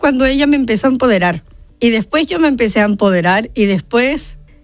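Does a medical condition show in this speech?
Yes: Down syndrome; congenital, diagnosed before birth; 30 years old.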